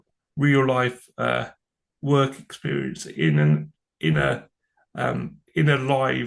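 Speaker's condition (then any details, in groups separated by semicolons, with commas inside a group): Cerebral palsy; from birth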